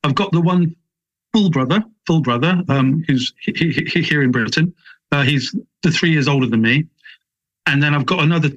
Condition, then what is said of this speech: Stuttering. I didn't actually speak for myself in court then, and my stammer was much more intense than it is now.